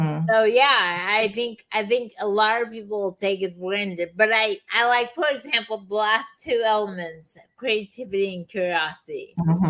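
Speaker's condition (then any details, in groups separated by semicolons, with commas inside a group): Chronic lyme disease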